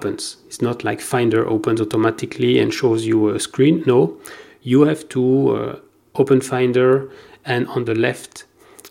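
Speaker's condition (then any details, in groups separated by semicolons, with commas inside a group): No condition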